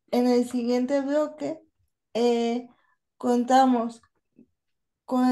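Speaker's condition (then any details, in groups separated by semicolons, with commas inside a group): Cerebral palsy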